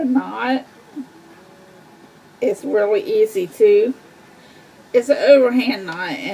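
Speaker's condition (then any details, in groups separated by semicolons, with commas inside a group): Cerebral palsy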